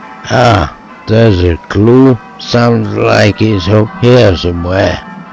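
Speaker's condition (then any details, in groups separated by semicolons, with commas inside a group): Motor neuron disease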